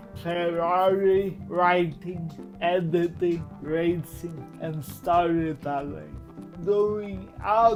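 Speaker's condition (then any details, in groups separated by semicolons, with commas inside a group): Cerebral palsy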